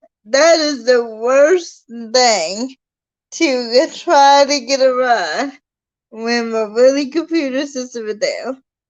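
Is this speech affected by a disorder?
Yes: cerebral palsy.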